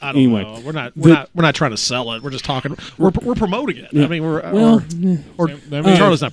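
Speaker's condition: No condition

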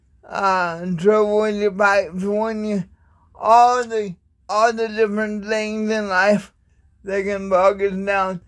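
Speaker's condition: Cerebral palsy

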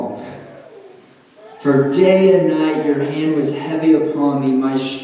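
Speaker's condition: No condition

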